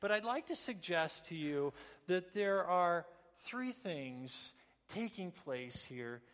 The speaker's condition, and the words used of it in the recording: No condition.